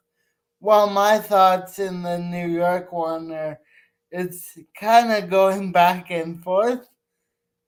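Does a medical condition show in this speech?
Yes: cerebral palsy.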